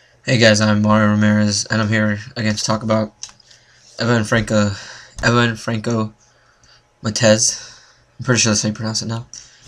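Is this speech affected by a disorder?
No.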